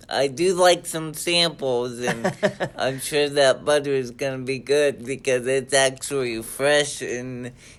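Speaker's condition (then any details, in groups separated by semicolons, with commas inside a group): Cerebral palsy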